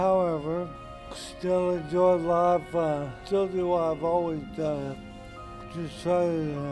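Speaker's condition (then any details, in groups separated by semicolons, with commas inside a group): ALS; diagnosed three and a half years ago, died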